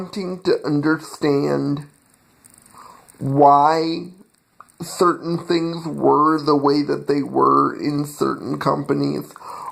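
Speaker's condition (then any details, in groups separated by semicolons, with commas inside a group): Cerebral palsy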